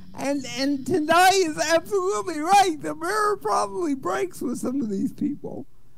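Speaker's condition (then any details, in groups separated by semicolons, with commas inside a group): Cerebral palsy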